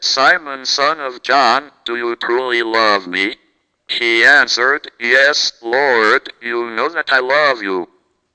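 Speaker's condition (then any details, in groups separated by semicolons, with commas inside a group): Cerebral palsy, speech-generating device; had caregiver who helped with walking attempts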